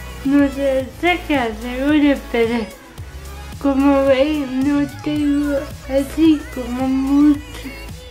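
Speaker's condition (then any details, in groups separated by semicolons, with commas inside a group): Cerebral palsy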